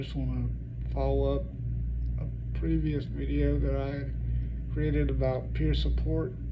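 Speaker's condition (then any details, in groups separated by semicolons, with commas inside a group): Cerebral palsy; has had speech therapy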